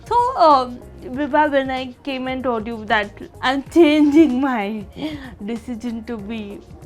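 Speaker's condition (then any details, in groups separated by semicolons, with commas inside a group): Cerebral palsy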